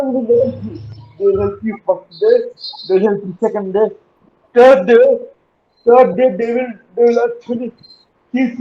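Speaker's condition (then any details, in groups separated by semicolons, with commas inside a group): Cerebral palsy; uses wheelchair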